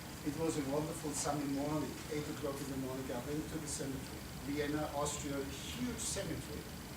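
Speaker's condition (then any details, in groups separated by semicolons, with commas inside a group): No condition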